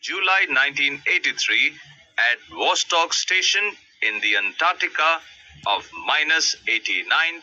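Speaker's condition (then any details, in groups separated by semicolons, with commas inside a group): No condition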